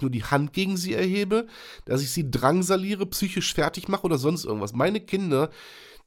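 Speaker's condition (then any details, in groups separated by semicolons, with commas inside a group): No condition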